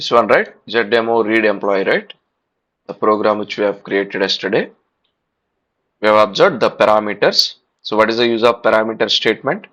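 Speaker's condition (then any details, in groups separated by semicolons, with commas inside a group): No condition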